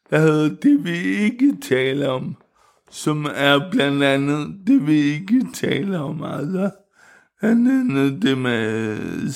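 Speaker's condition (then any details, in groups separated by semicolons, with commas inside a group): Cerebral palsy; wheelchair user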